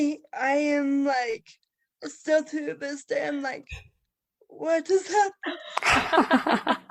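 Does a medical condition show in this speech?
Yes: cerebral palsy; physical therapy for sitting straight, hand weakness.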